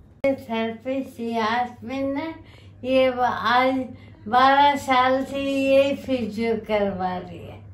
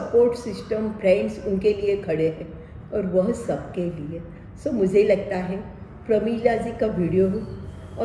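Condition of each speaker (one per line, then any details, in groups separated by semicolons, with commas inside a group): Primary lateral sclerosis; stiffness, began in legs, then hands, then voice; wheelchair, slowly stiffening, physiotherapy, medicine, leg exercises; voice mildly affected, chewing swallowing exercises, om exercise helped
No condition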